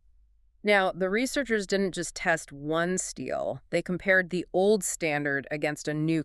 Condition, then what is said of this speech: None; typical speech.